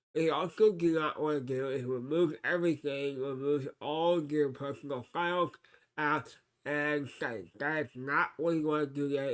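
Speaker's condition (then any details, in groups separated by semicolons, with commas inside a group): Cerebral palsy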